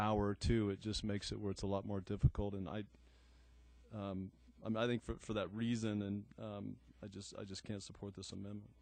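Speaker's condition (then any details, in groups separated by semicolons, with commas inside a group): No condition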